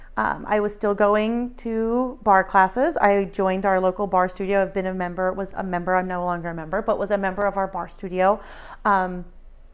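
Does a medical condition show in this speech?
No.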